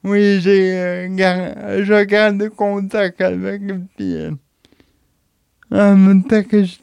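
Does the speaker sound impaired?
Yes: cerebral palsy; age 31.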